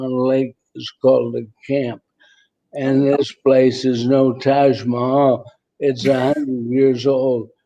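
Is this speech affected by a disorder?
Yes: ALS; voice tires, needs rest.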